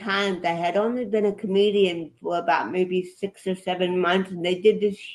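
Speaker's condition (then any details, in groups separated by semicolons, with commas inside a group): Cerebral palsy; affects body movements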